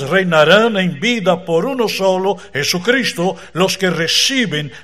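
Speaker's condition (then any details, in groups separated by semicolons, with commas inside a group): No condition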